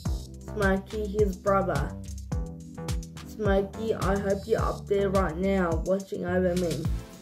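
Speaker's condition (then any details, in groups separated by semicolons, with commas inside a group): Cerebral palsy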